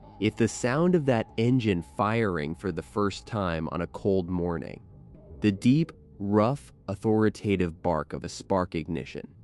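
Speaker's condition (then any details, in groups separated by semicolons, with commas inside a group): No condition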